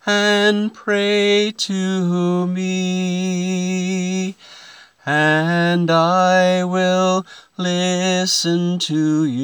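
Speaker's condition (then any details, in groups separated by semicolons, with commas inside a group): No condition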